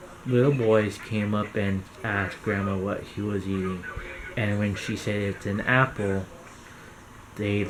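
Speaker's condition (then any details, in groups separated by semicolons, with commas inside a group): Cerebral palsy; caused by stroke hours after birth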